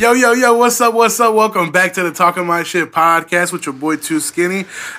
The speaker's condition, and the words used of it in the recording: None; typical speech.